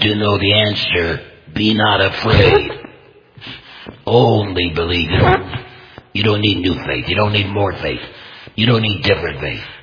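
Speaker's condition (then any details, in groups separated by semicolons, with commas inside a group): Total laryngectomy, complete laryngectomy, voice prosthesis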